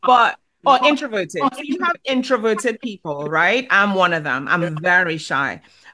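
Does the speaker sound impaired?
No.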